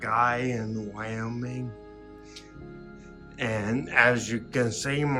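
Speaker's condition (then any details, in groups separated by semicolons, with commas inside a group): Ataxia; affects coordination, walking, eye movements, hand fine motor, tremors; fully independent in daily living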